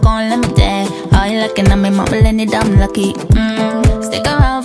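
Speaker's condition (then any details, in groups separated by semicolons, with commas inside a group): No condition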